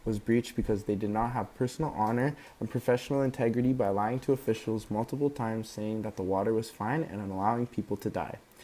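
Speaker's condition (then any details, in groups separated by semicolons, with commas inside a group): No condition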